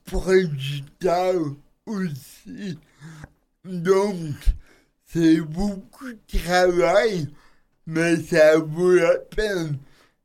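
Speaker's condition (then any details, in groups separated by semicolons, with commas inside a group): Cerebral palsy; drives a truck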